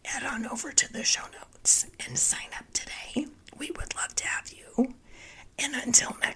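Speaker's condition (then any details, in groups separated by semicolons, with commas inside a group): Spasmodic dysphonia; linked by speaker to stress and overwhelm from previous years; currently dealing with and working through it, still recovering; voice sounds like laryngitis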